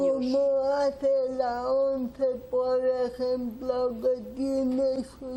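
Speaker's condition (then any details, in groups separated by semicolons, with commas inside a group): Cerebral palsy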